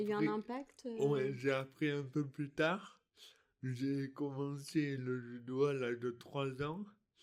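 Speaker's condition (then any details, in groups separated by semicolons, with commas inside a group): Dystonia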